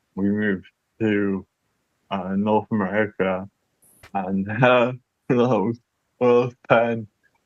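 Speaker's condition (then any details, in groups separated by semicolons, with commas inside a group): Cerebral palsy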